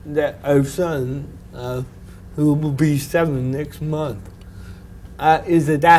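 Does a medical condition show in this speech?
Yes: cerebral palsy.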